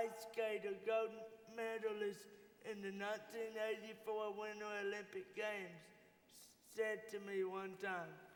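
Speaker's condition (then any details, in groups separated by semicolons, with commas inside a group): Cerebral palsy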